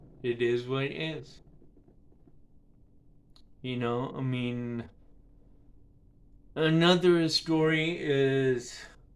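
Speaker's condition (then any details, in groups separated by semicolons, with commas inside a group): Cerebral palsy; affects speech and balance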